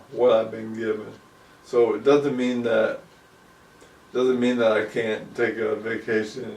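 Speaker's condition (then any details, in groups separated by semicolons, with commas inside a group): ALS; about 2 years since onset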